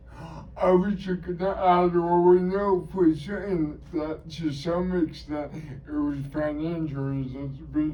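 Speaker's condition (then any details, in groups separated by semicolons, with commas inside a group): Cerebral palsy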